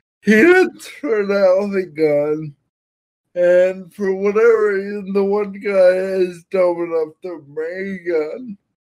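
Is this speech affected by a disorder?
Yes: Friedreich's ataxia.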